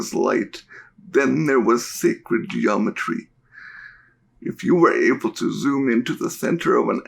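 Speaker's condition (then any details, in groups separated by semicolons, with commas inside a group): Cerebral palsy; diagnosed at birth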